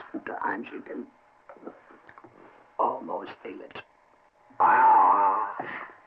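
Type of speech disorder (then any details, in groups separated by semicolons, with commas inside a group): Oesophageal speech; laryngectomy for cancer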